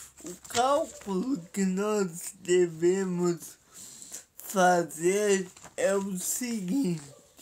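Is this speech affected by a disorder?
Yes: paralysis.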